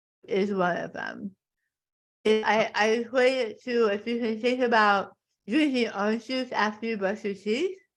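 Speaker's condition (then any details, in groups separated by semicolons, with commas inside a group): Tongue cancer; stage four tongue carcinoma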